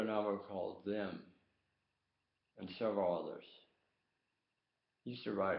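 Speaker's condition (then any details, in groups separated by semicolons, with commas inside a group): Tongue cancer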